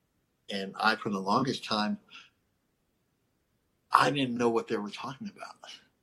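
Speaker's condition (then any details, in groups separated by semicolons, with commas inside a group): Cleft lip and palate; not fully formed at birth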